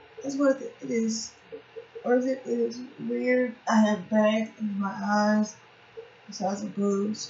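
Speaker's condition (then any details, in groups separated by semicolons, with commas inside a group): Cerebral palsy; since childhood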